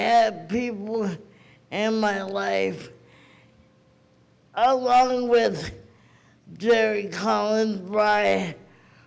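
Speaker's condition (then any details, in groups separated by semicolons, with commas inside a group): Cerebral palsy; present from birth, premature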